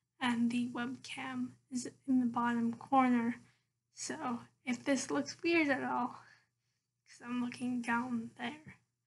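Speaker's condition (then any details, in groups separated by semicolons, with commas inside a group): Cerebral palsy, mild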